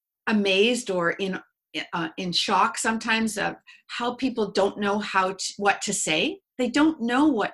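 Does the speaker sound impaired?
No.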